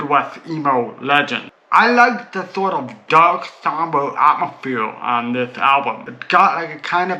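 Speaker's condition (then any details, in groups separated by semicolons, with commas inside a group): Cerebral palsy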